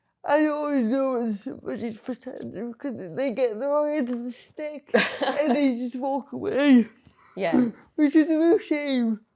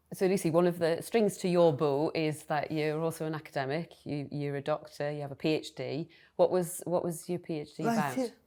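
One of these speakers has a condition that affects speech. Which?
The first: cerebral palsy; speech not always understood.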